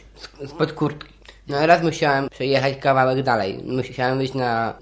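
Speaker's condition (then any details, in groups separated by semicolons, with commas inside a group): Down syndrome; turning 28 this year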